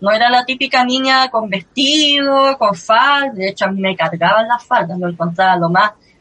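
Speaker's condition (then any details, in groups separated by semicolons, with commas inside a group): Cleft lip and palate; since early childhood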